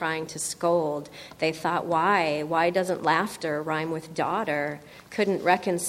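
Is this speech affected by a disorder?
No.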